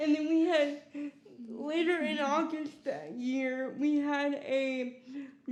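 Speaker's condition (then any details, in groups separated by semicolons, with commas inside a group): Cerebral palsy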